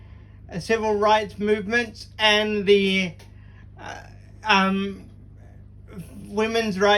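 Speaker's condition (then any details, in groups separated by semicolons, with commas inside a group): Cerebral palsy; cerebral palsy, physical disability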